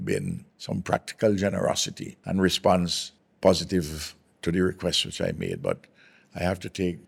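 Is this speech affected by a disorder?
No.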